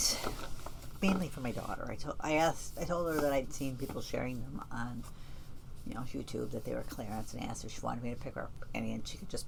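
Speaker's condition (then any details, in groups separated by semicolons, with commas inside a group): No condition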